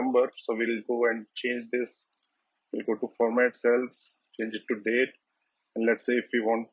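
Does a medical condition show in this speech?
No.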